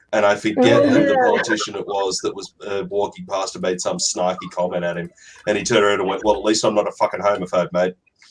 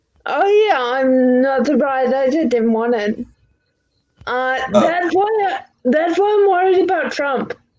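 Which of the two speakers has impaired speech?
The second: cerebral palsy.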